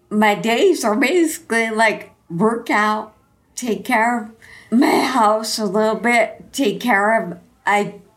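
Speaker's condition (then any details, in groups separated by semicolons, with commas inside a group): Friedreich's ataxia; inherited degenerative ataxia, onset around 15 or 16, diagnosed at 19, gene confirmed, balance, coordination problems; 42 years since diagnosis, worsening fatigue, hits a wall by 4 p.m; slurred speech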